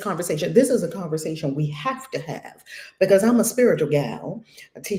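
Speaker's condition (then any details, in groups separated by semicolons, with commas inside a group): No condition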